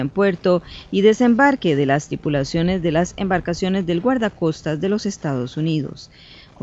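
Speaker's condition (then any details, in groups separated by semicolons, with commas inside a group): No condition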